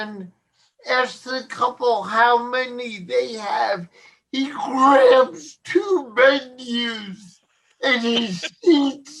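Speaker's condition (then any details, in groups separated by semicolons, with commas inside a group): Cerebral palsy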